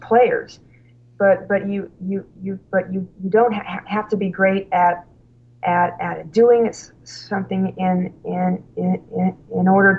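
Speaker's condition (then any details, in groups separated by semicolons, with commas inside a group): Stuttering; severe stuttering at college start, fluency temporarily improved by drinking alcohol, works as school slp; noticeable stuttering that cannot be hidden, more fluent when drinking then; repeated sounds, repeated words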